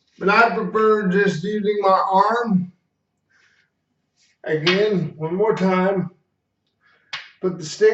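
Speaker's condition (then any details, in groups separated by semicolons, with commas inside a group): Cerebral palsy; slight speech impediment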